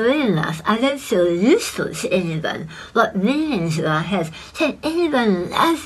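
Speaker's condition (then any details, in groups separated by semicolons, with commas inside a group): Head and neck cancer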